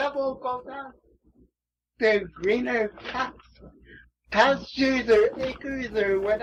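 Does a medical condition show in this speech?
Yes: cerebral palsy; no pitch control, may be hard to understand.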